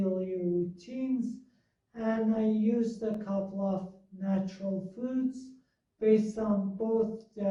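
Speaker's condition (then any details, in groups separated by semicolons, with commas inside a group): Multiple sclerosis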